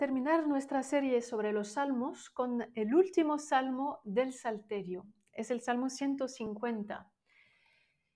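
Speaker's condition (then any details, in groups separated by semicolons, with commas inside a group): No condition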